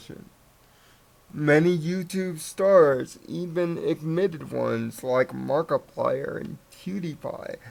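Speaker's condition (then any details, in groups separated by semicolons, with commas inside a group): Cerebral palsy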